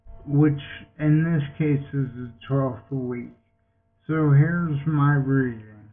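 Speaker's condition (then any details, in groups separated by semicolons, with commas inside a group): Multiple sclerosis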